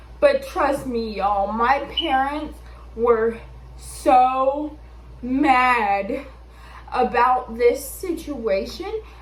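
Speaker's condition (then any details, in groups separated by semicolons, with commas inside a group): Cerebral palsy; affects balance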